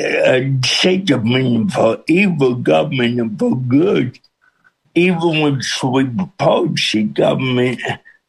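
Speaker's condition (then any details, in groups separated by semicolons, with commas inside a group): Cerebral palsy with speech impediment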